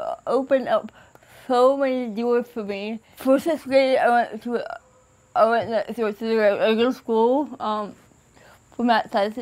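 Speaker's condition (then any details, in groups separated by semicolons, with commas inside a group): Cerebral palsy; from birth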